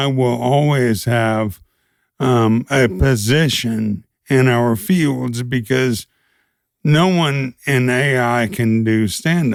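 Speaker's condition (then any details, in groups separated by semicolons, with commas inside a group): ALS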